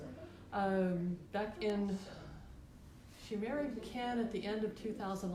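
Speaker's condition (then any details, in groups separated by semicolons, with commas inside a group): No condition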